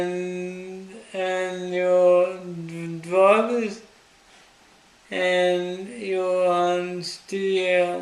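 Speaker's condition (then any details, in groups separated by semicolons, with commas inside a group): Cerebral palsy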